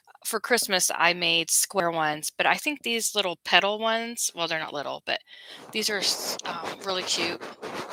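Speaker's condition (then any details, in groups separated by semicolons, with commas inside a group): No condition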